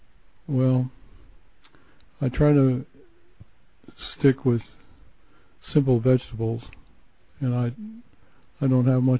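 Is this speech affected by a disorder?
Yes: Parkinson's disease; onset with minor arm tremor, progressed to barely moving before starting medication.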